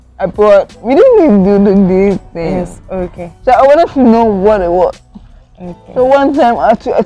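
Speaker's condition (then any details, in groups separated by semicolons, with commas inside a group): Cerebral palsy; at one point could not talk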